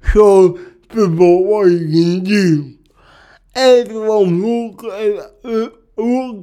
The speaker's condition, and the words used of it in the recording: Cerebral palsy. Anyway, you know, my speech can be hard sometimes, too.